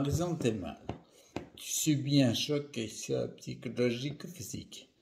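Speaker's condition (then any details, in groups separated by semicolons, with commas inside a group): Primary progressive multiple sclerosis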